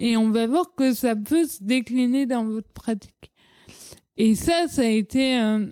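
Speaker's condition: Cerebral palsy; childhood speech

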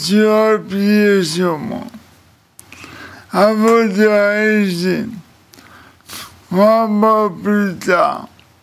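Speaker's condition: ALS (Charcot disease); diagnosed a little over two years ago; muscles atrophying, lungs no longer working, travel difficult, cognition intact; speech deformed, may sound idiotic, content clear in own mind

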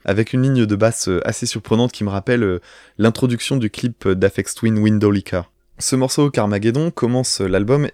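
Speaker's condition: No condition

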